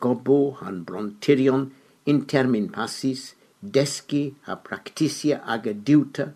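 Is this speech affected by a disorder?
No.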